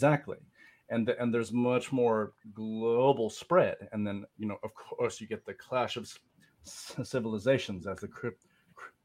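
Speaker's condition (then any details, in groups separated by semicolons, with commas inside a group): Stutter; tried pitch-shifted delayed auditory feedback device for choral speech, not really effective, picks up ambient sound; stutter heard as turbulence in voice, partly worsened by nerves; prolonged sounds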